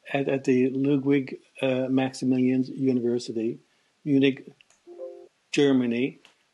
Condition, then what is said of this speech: Stuttering. I'm a person who stutters and your host.